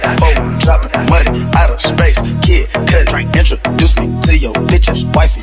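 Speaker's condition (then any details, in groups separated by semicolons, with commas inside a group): No condition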